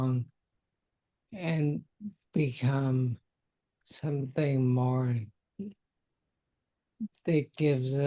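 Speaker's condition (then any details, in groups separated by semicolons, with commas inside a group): Multiple sclerosis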